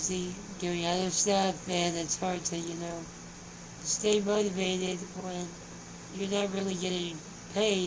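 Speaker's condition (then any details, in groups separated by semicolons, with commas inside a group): Spinal muscular atrophy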